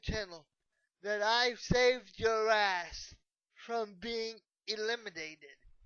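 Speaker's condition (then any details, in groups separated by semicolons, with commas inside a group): Cerebral palsy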